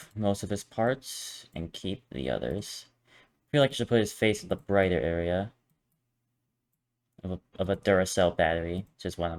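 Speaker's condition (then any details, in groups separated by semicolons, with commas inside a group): No condition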